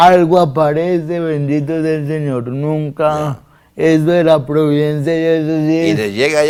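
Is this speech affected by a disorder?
Yes: cerebral palsy; difficulty speaking.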